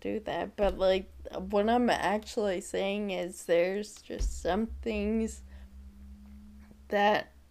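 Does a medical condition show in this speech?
Yes: Friedreich's ataxia; spits when talking or laughing.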